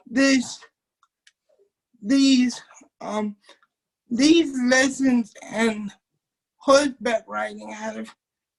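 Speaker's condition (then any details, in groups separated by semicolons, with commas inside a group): Cerebral palsy; 27 years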